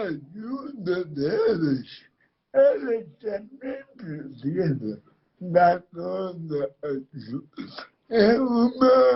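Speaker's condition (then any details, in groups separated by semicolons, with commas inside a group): Cerebral palsy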